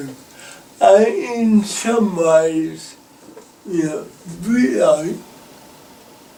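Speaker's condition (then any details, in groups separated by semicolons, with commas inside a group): Cerebral palsy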